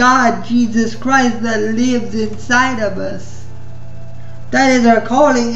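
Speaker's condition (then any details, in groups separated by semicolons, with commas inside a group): Spastic cerebral palsy; spastic form, quadriplegic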